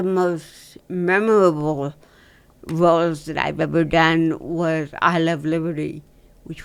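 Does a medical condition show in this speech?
Yes: cerebral palsy.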